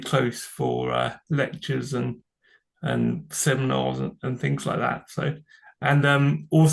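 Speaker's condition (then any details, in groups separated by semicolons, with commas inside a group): Cerebral palsy; from birth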